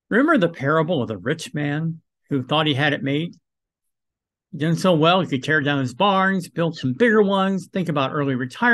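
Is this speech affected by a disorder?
No.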